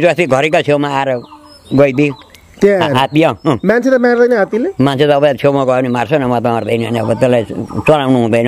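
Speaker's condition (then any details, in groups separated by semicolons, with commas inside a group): No condition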